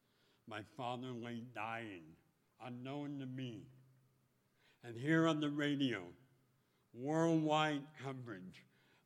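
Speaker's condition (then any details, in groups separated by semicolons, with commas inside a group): Speech impediment; 17 surgeries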